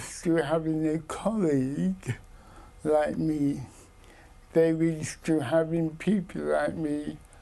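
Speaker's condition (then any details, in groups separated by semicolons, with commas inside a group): Cerebral palsy; spastic type, walking predicted impossible in childhood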